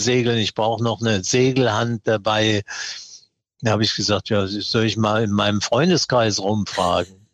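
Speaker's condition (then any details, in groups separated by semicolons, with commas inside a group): Parkinson's disease; diagnosed 2016 at age 75, tremor for years before, long attributed to stage fright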